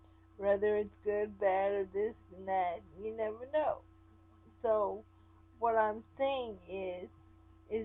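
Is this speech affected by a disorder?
Yes: cerebral palsy; from birth, affects hand; sometimes affected.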